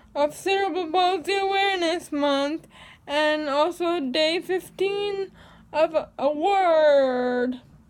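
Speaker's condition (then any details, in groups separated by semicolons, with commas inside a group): Cerebral palsy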